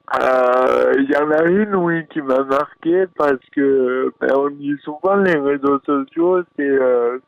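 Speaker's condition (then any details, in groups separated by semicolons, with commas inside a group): Dystonia; neurological brain disorder, oxygen lack impairing muscle supply, from delivery complication, present since birth; elocution disorder, fine motor impairment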